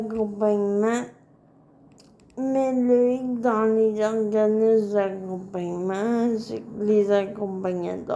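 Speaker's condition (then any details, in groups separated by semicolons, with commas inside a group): Cerebral palsy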